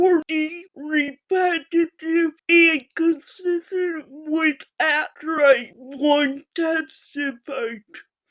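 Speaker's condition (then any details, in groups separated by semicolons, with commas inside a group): Physical speech impairment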